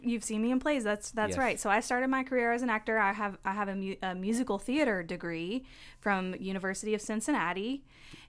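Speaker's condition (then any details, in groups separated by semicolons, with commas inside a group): No condition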